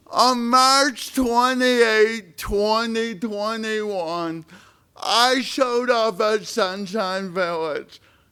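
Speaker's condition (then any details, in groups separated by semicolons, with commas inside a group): Spastic cerebral palsy; spastic form, diagnosed at birth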